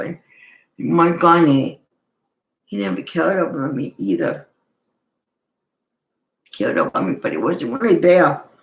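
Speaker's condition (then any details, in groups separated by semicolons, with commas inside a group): Cerebral palsy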